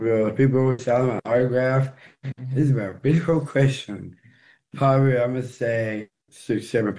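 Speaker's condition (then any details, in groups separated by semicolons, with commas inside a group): Down syndrome; teen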